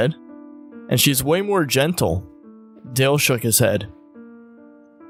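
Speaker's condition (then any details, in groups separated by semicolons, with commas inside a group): No condition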